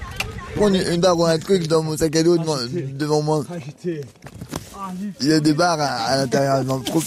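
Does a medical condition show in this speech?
Yes: cerebral palsy; cerebral palsy from extreme prematurity, born at 6 months, twin pregnancy, neuromotor brain cells damaged; six personal care assistants in turn around the clock, body coping with nine-day ride.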